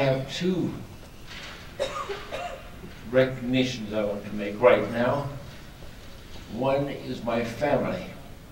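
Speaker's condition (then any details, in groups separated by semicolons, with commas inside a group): ALS; extremely weak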